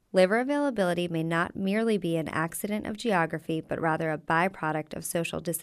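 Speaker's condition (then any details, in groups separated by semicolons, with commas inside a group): No condition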